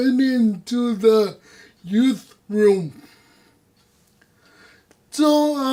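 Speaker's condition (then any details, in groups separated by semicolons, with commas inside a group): Cerebral palsy; no voice control, unusual voice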